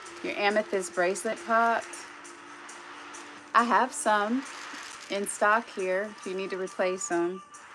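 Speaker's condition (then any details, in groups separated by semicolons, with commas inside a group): No condition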